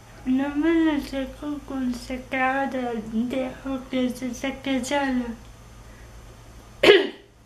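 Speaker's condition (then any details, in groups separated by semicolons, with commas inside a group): Cerebral palsy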